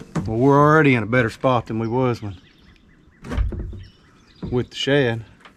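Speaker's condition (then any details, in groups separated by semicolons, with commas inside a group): No condition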